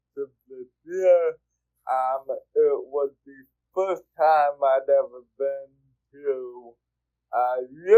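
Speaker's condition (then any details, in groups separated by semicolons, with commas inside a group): Cerebral palsy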